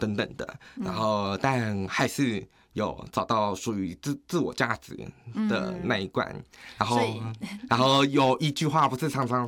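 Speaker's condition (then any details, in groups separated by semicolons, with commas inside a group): Hearing impairment, acquired, progressive; gradually worsening hearing loss; slight accent, taken for ABC, Southeast Asian or overseas Chinese, word order and naturalness normal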